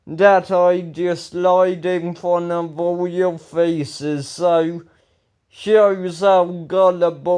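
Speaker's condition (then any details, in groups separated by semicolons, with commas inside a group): Ataxia; speech recently worse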